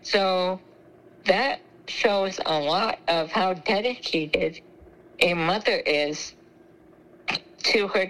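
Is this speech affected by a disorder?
Yes: spinal muscular atrophy; congenital, terminal, given 10 years to live, feeding tube, ventilator, cough assist, suction machine, nebulizers, CPT vest; trouble chewing and swallowing, high choking risk, secretions stay in lungs, fluids via feeding tube.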